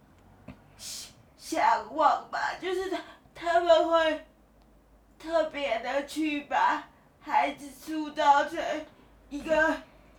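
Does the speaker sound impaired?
Yes: cerebral palsy; rest of body not mobile.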